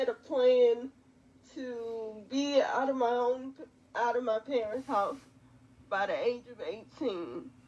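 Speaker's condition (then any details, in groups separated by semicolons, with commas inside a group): Quadriplegic cerebral palsy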